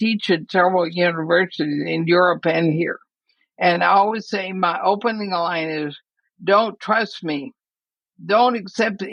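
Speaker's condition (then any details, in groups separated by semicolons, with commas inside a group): ALS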